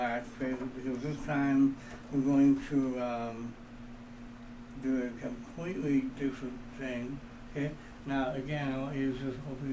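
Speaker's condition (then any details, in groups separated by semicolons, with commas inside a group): Cerebral palsy; speech impediment from condition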